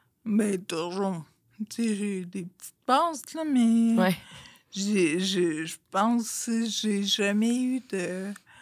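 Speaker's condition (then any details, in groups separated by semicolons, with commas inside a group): Friedreich's ataxia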